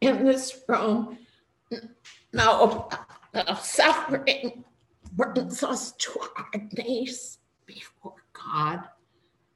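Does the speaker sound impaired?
Yes: spasmodic dysphonia; neurological, vocal cords function only in spasms; trouble speaking, unable to speak normally, voice produced in spasms.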